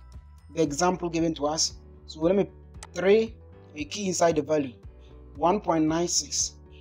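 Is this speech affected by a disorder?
No.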